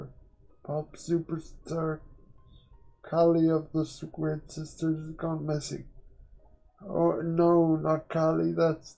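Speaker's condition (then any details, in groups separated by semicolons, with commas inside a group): Quadriplegic cerebral palsy; uses one hand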